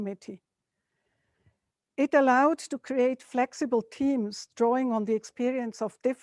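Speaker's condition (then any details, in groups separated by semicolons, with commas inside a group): No condition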